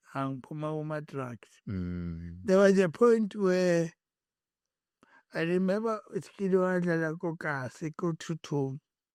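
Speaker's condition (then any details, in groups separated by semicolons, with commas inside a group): Cerebral palsy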